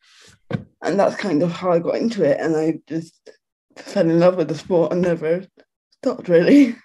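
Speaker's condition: Quadriplegic cerebral palsy; physiotherapy

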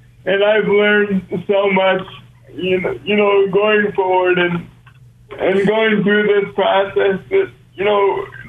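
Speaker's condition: Cerebral palsy; own training plan for Ironman competition in Kona

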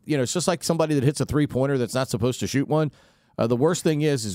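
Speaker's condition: No condition

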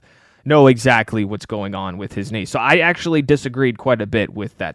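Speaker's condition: No condition

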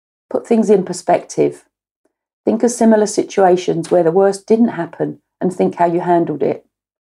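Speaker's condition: No condition

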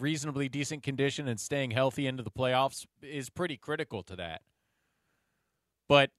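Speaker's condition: No condition

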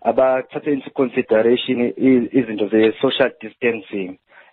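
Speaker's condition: No condition

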